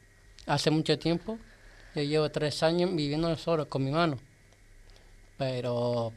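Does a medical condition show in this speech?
Yes: Down syndrome; genetic condition, extra copy of chromosome 21, self-described as 68 degrees; age 32, no medication, independent in daily life.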